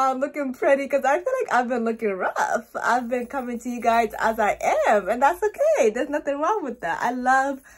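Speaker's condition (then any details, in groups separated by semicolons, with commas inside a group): No condition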